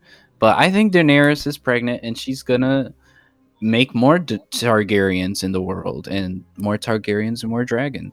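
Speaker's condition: No condition

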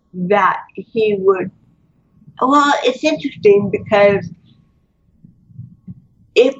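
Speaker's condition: Cerebral palsy; cannot move normally

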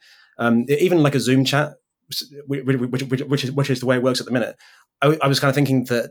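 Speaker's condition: Stutter; speech impediment; disfluent moment noted during this recording; makes recording podcasts difficult, still runs own podcast; repeated sounds, repeated words, prolonged sounds

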